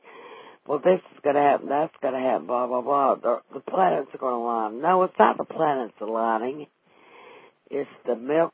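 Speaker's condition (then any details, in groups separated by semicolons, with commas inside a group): Vocal cord paralysis after stroke, unilateral vocal fold paralysis; wheelchair user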